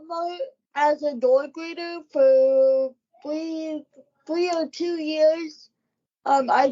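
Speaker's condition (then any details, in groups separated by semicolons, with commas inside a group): Cerebral palsy; wheelchair user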